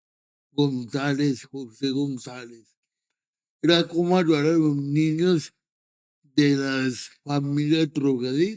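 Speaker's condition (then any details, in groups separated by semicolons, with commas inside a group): Cerebral palsy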